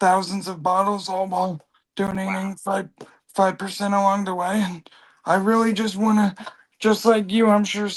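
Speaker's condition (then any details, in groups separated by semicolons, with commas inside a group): Cerebral palsy; from birth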